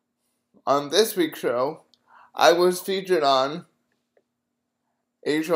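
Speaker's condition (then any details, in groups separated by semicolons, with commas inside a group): Cerebral palsy; uses a chair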